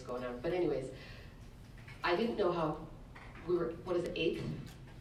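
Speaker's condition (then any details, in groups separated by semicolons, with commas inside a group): No condition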